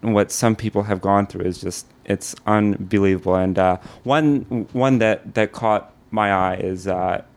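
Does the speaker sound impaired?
Yes: stuttering; 3 weeks at American Institute for Stuttering (AIS), Manhattan, openly discloses stuttering; stutters without visible struggle, comfortable confident speech, some words not out perfectly; here repeated sounds, repeated words.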